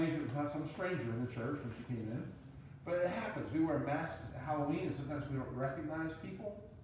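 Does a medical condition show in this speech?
No.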